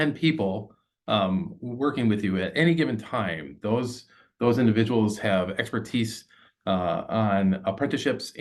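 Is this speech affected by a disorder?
No.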